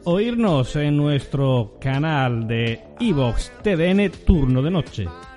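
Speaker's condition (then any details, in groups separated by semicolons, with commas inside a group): No condition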